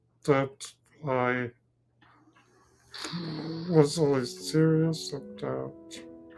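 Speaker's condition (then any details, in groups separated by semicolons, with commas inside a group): Duchenne muscular dystrophy; progressive muscle disorder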